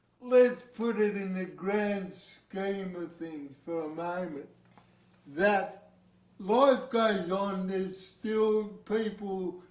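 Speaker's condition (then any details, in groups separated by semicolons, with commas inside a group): Cerebral palsy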